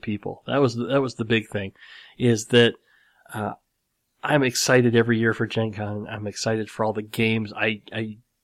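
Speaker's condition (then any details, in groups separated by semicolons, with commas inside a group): Cleft lip and palate; nose still slightly crooked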